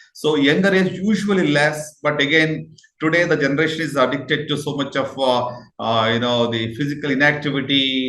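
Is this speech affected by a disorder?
No.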